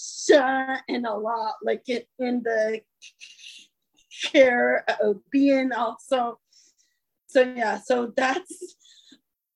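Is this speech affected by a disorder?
Yes: stuttering; attended a speech course; here repeated sounds, prolonged sounds, blocks.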